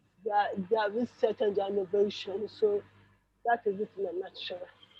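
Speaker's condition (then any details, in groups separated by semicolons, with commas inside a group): Cerebral palsy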